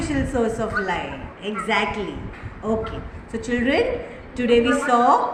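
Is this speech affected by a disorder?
No.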